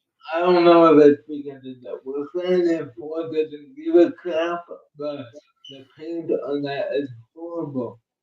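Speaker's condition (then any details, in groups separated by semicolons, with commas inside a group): Cerebral palsy; uses one hand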